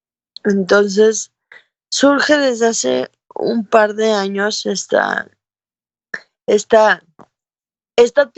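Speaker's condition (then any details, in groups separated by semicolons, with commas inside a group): Cerebral palsy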